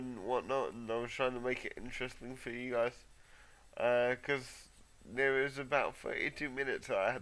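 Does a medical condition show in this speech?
Yes: cerebral palsy.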